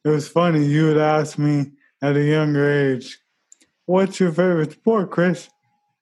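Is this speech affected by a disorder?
Yes: ALS; uses wheelchair-specific running chair pushed by friend Bobby.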